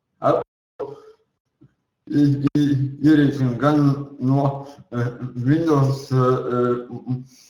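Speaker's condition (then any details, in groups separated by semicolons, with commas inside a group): Cerebral palsy; since birth; speech not very clear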